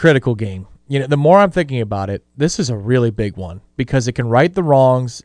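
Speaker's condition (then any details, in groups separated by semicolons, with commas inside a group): No condition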